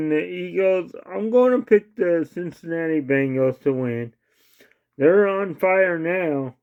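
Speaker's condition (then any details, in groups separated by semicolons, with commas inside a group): Cerebral palsy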